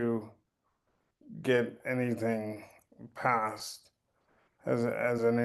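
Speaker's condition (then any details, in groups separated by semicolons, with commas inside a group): Cerebral palsy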